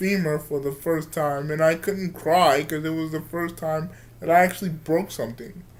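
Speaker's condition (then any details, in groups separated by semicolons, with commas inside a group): Cerebral palsy; from birth, wheelchair user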